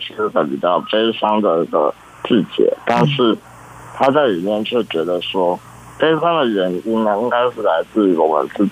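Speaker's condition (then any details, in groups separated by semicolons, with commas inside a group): Congenital muscular dystrophy; present from birth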